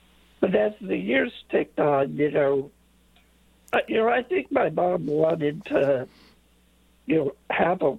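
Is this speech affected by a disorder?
Yes: late-onset Pompe disease; infusion treatment, over 250 infusions, service dog Coppola from Canine Companions, physical activity limited.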